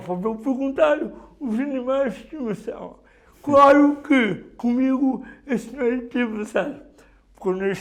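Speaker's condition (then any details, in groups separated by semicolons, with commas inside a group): Cerebral palsy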